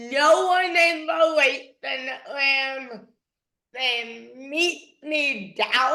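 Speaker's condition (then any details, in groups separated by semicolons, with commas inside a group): Dystonia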